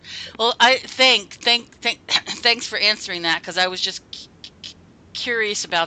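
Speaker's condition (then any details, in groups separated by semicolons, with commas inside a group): Stuttering; onset age 5 after fluent speech from age 2, stuttering ever since; half year speech therapy in 3rd grade, none in Catholic school, adult therapy few years ago; formerly avoided speaking situations, speechless at first self-help group meeting, said name and stutter by fourth or fifth; repeated sounds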